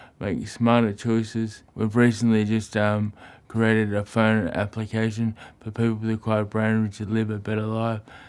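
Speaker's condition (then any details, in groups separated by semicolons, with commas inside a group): Acquired brain injury; accident, alcohol and drugs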